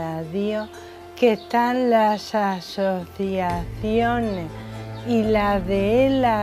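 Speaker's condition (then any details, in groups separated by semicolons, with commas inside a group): ALS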